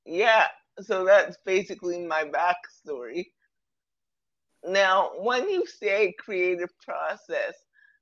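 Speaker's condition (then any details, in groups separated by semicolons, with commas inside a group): Cerebral palsy; present from birth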